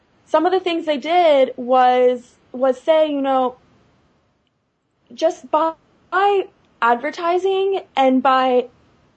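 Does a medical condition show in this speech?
Yes: stuttering; stuttering whole life, long hidden by avoiding talking, expected at 13 it would go away; stutters openly, no longer hides stuttering; stuttered speech, formerly avoided talking and seemed shy; here repeated sounds, repeated words, blocks.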